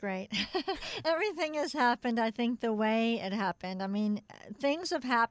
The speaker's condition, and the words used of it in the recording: Cleft palate. Right now, I mean, this is not easy for me to do a radio interview.